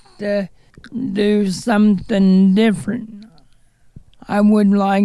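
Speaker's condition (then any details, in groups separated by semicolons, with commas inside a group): Cerebral palsy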